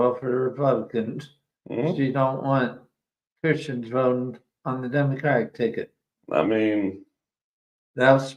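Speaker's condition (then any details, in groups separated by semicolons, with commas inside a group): ALS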